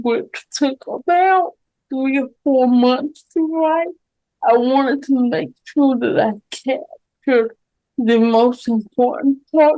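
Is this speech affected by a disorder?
Yes: cerebral palsy; speech most affected area.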